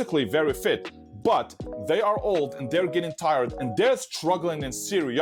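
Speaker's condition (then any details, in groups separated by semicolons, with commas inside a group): No condition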